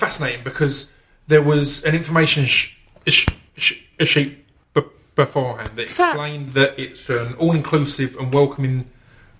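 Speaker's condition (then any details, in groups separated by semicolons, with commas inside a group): Stutter; onset at age four after traumatic near drowning; must fight stutter when speaking, second nature now but can be exhausting; repeated sounds, blocks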